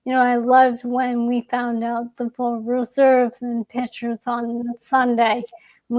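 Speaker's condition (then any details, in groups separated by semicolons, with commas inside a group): ALS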